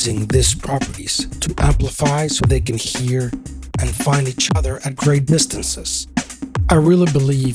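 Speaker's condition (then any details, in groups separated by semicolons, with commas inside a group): No condition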